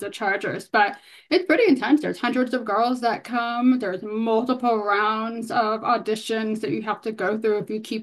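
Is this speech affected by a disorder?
Yes: hearing loss, bilateral.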